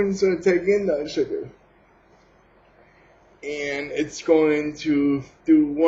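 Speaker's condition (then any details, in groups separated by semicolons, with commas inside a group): Cerebral palsy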